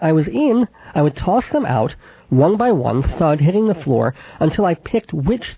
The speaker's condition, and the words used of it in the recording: Cleft palate. As I've been told, I still have a bit of a lisp, or as speech people call it, a sibilant S.